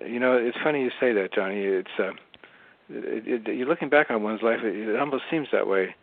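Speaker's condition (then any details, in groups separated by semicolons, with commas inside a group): Parkinson's disease; some years before recording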